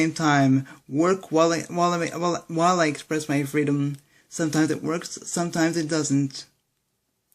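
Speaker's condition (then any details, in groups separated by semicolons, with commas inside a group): Cerebral palsy; speaks fast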